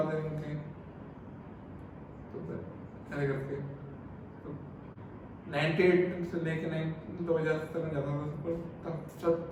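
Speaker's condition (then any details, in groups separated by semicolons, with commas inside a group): Cerebral palsy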